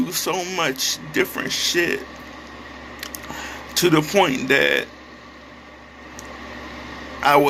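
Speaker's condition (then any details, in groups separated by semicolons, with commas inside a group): Cerebral palsy; affected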